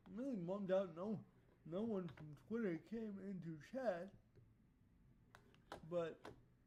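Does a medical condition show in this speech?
Yes: cerebral palsy; voice tone sometimes odd.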